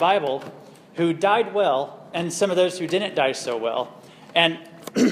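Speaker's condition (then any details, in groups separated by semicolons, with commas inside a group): No condition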